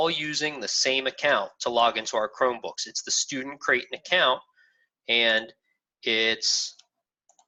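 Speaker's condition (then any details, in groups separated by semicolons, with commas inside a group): No condition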